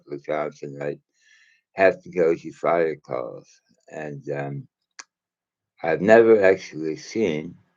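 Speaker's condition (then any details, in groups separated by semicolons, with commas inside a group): Mouth cancer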